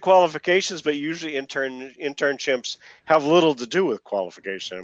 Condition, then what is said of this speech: None; typical speech.